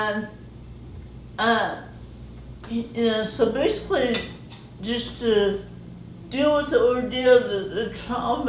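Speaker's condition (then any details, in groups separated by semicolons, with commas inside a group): Cerebral palsy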